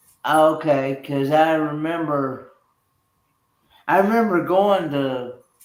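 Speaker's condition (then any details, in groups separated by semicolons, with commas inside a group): Cerebral palsy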